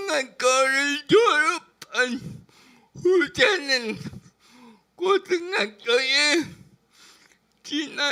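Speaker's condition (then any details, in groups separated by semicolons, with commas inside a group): Brain lesion disability grade 1, severe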